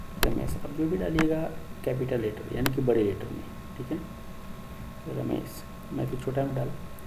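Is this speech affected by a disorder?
No.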